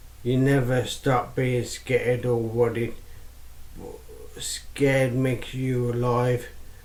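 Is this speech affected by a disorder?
Yes: amyotrophic lateral sclerosis.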